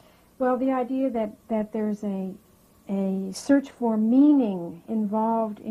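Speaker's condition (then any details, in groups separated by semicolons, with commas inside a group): No condition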